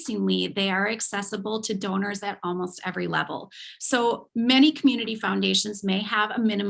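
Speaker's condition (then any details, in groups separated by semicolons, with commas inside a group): No condition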